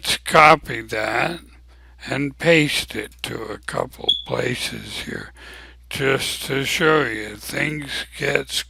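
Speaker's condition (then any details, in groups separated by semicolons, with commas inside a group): ALS; abnormally slow voice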